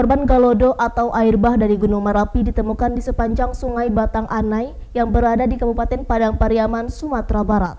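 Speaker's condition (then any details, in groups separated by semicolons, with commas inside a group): No condition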